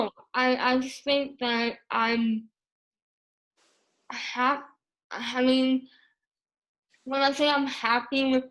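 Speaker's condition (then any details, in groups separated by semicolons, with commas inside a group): Moebius syndrome; paralyzed tongue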